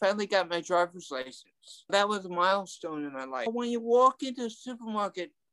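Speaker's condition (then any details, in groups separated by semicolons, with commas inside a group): Ataxic cerebral palsy; mild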